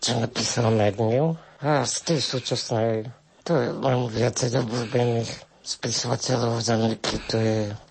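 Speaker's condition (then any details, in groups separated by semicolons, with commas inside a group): Spinal muscular atrophy with tracheostomy; had to learn to push ventilator-delivered air up to vocal cords to speak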